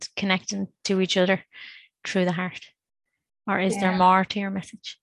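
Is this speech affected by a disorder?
No.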